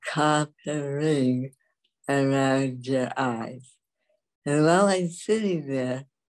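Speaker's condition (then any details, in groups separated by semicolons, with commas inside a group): Dystonia; several decades since onset, symptoms constant, speaking again after 40 years mute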